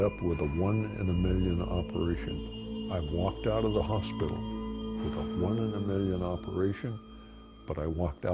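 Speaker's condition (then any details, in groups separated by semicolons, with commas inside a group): No condition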